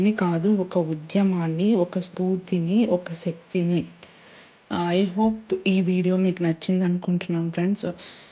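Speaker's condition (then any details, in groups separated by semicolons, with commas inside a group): No condition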